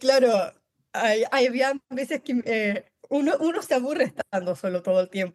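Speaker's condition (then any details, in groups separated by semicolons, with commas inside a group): Down syndrome; congenital, since birth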